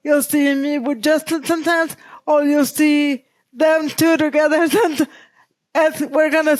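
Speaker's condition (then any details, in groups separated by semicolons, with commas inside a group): Cerebral palsy; present from birth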